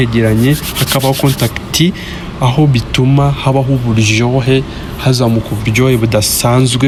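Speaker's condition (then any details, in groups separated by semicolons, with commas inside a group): No condition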